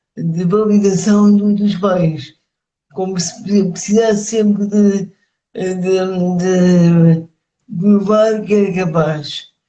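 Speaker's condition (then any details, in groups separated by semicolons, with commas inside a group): Cerebral palsy; speech affected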